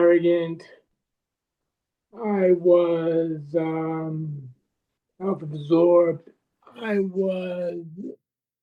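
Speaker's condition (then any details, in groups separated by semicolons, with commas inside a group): Parkinson's disease; implanted neurostimulator; about 31 years since diagnosis, relatively young onset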